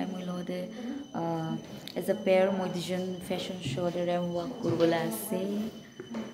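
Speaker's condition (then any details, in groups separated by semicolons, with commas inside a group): No condition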